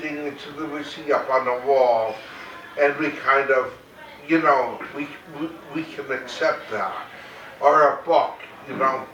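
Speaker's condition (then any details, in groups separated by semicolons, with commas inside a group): Cerebral palsy, mild; mainly affects speech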